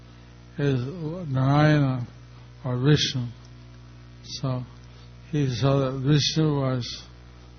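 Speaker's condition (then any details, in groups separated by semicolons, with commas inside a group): Stroke; checks whether listeners understand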